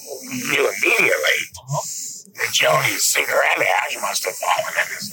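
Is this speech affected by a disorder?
Yes: laryngectomy; no vocal cords.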